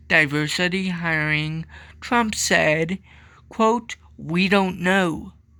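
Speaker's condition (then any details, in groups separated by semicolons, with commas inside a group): Cerebral palsy; from birth, walks with walker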